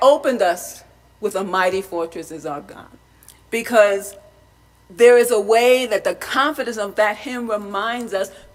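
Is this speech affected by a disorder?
No.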